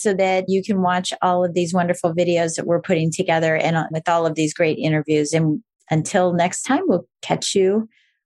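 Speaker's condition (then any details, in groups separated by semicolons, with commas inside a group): No condition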